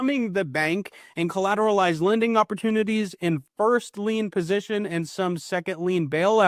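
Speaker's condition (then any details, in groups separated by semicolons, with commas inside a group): No condition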